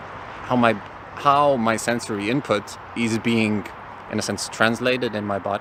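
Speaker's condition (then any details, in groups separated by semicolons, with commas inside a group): No condition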